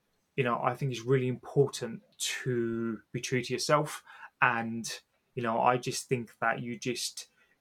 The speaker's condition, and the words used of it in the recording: Stuttering. Because I fought for my speech a lot of the times as well.